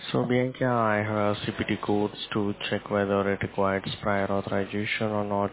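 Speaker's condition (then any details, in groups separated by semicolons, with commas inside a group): No condition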